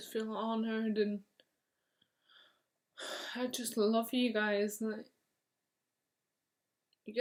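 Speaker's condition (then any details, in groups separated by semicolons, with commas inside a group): Motor neurone disease; onset in left hand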